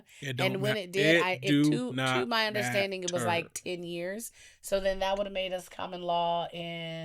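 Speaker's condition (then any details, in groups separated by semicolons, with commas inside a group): No condition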